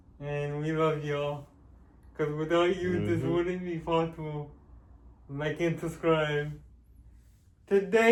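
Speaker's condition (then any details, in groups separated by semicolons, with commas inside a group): Cerebral palsy; with developmental delay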